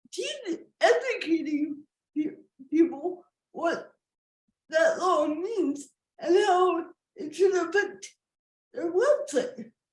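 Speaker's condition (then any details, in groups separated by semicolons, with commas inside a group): Cerebral palsy; throat dries while talking, needs breaks and drinks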